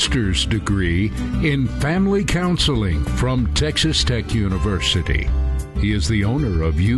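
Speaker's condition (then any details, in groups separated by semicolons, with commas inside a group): No condition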